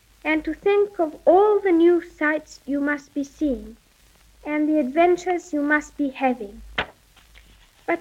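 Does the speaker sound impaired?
No.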